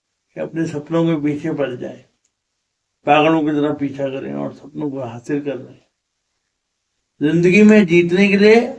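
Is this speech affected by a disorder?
Yes: cerebral palsy.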